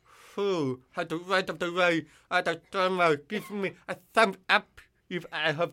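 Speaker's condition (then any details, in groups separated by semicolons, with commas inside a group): Deafness; needs others' feedback on loudness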